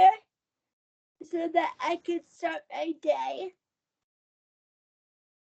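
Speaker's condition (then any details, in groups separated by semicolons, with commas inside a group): Cerebral palsy; power chair, 29 surgeries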